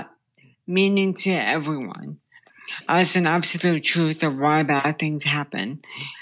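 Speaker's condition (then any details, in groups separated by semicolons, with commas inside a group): Brain stem tumor; childhood onset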